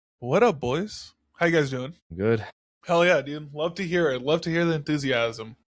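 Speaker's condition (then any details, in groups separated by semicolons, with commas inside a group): No condition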